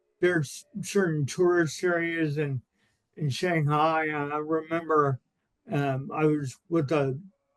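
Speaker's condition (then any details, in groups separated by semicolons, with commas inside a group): Cerebral palsy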